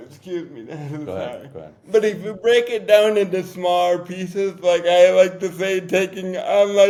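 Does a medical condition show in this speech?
Yes: cerebral palsy; difficult to talk.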